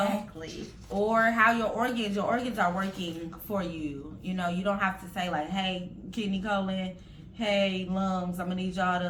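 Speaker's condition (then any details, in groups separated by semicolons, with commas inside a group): No condition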